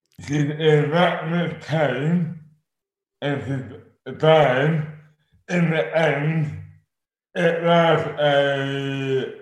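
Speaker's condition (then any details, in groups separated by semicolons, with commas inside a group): Dystonia; sudden overnight adult onset, affects speech and arms, suspected congenital jaw defect plus rugby hits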